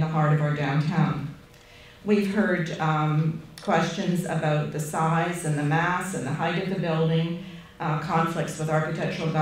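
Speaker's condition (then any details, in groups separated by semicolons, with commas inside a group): No condition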